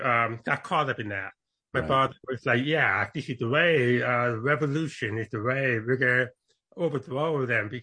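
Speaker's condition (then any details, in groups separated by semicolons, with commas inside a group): Born deaf; congenital deafness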